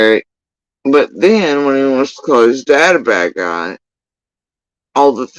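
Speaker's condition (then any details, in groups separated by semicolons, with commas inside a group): Facial paralysis after surgery; tongue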